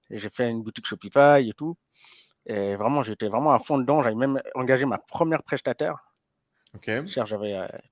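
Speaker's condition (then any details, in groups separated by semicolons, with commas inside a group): Hearing impairment from birth, congenital; degenerative hearing loss, may get worse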